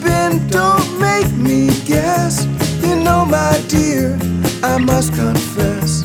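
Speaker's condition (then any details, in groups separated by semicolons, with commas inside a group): No condition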